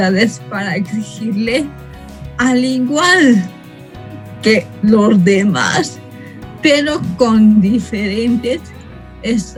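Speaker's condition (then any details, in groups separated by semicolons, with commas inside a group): Cerebral palsy from birth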